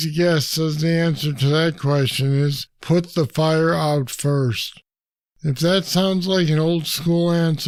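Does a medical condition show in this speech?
Yes: Parkinson's disease; deep brain stimulators.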